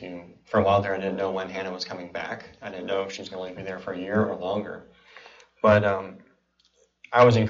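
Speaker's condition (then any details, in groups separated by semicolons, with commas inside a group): Cleft palate and cleft lip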